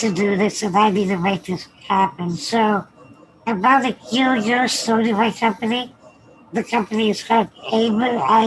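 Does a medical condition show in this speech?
Yes: spinal muscular atrophy; speaks with trach and ventilator, slightly clearer now.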